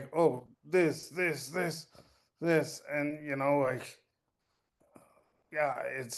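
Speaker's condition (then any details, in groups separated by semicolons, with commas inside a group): Cerebral palsy; since birth, birth complications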